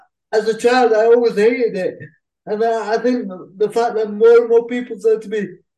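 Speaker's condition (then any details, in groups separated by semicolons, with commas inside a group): Cerebral palsy; swimming advised in childhood to exercise all muscles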